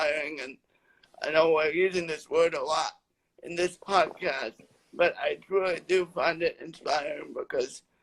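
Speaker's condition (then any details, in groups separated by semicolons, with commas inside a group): Cerebral palsy; lifelong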